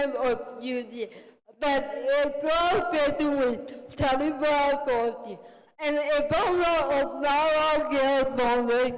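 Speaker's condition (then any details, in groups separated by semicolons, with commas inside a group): Cerebral palsy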